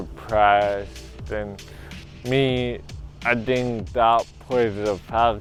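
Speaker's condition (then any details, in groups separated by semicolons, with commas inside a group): Cerebral palsy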